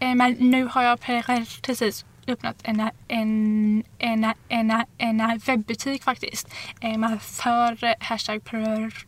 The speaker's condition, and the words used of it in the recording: Stuttering. Eller så här, för minas stamning kan inte jag kontrollera eller påverka alls liksom.